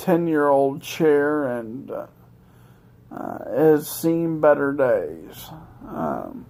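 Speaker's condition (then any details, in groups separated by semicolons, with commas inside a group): Multiple sclerosis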